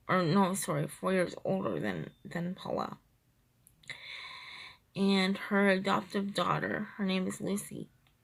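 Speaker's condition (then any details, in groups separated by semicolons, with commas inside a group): Cerebral palsy, triplegia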